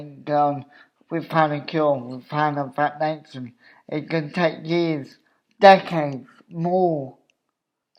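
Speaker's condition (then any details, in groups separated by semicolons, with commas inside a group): Cerebral palsy; wheelchair user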